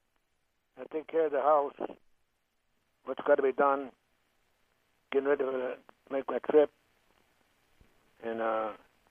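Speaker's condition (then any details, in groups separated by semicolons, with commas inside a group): Parkinson's disease; cause unknown, left side slow like stroke, different gait, tripping and falling risk, weaving when driving, worsening; two weeks at International Biocare, Tijuana: IV, pressurized oxygen, stem cells; walk and steadiness improved, drives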